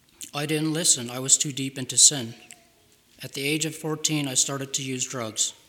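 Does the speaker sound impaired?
No.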